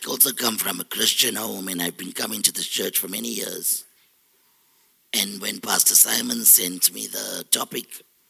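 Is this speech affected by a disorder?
Yes: total laryngectomy; total laryngectomy for very rare deep laryngeal cancer, first in South Africa, breathes through neck; three years post-op, six operations in 18 months, surgeon Dr. Khalil Ismail, surgery four days post-diagnosis; relearned speech, formerly artificial robotic voice like Stephen Hawking, speaking about 18 months, self-described sexy voice.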